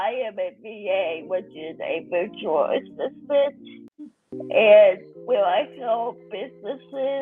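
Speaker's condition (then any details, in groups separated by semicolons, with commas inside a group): Cerebral palsy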